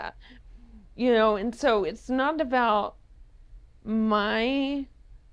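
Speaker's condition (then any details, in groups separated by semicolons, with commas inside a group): ALS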